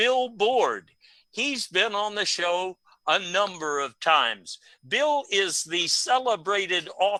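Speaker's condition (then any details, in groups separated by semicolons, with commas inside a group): No condition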